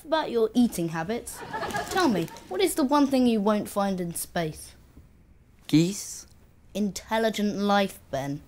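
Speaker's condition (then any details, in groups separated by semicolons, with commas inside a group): No condition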